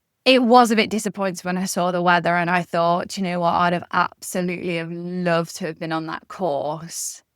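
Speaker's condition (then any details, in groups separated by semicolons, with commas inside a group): No condition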